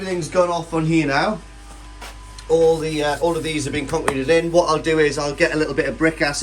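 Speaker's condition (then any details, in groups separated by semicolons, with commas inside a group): No condition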